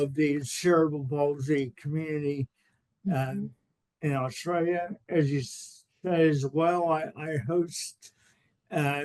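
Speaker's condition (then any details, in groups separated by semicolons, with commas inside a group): Cerebral palsy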